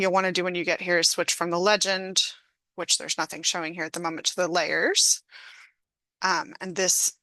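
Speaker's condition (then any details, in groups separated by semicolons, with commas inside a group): No condition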